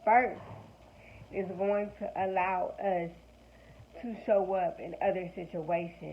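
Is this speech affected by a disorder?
Yes: cerebral palsy, spastic.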